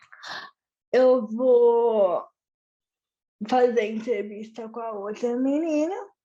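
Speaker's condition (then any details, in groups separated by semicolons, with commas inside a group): Cerebral palsy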